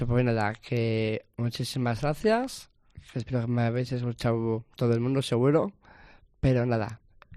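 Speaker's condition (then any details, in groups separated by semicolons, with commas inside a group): Down syndrome; trisomy 21, extra copy of chromosome 21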